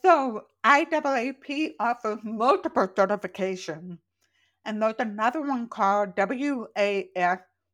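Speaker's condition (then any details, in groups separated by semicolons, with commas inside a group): Profoundly deaf, congenital; born profoundly deaf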